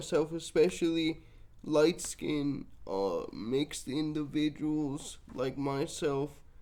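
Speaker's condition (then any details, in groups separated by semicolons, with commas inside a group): Cerebral palsy, mixed, mild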